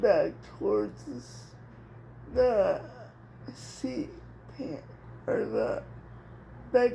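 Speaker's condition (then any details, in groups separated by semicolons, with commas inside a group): Cerebral palsy; speech somewhat affected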